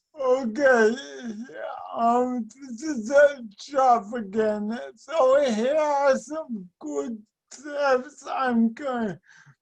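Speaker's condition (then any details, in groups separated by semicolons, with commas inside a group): Speech and mobility impairment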